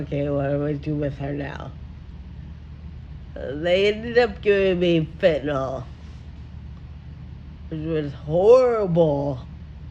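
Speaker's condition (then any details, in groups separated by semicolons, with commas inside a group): Friedreich ataxia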